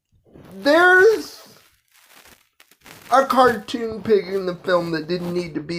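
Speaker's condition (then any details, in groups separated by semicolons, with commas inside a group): Cerebral palsy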